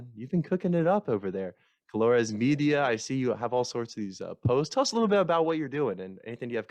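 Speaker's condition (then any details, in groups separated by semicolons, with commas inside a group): No condition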